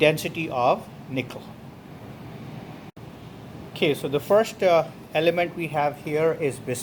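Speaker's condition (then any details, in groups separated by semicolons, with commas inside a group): No condition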